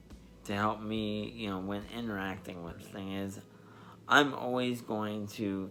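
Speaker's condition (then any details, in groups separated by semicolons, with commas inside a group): Spastic diplegia cerebral palsy; wheelchair user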